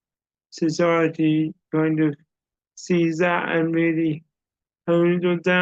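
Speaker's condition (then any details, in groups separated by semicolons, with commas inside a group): Cerebral palsy; audible speech impairment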